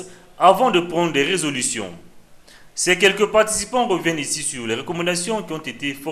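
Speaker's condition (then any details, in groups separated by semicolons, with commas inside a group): No condition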